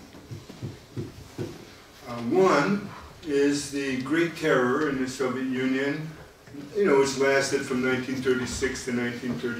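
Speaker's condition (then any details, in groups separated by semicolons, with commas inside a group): No condition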